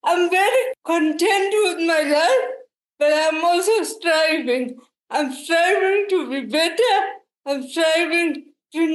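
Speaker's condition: Cerebral palsy, quadriplegic

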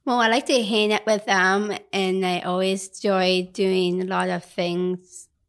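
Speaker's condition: Down syndrome; adult woman

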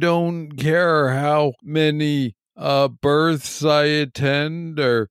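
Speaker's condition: Parkinson's disease, young onset

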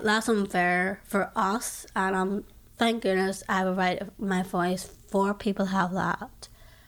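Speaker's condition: Down syndrome; diagnosed by doctor, early warning she might never talk or walk; age 21; early prediction she might never talk, now speaks publicly, including at UN in Geneva

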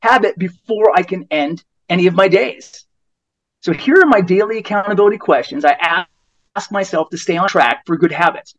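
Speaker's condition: No condition

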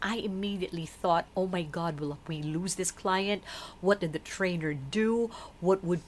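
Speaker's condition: No condition

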